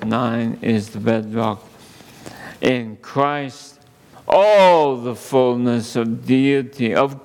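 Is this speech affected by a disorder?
Yes: ALS; under neurologist care.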